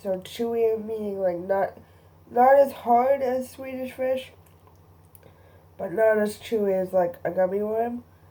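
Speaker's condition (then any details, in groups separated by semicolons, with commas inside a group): Cerebral palsy; both hands affected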